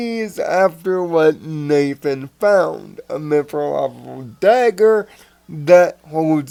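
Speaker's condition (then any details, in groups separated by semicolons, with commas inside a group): Cerebral palsy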